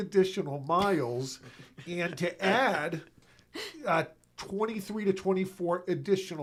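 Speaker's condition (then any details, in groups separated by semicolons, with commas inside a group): No condition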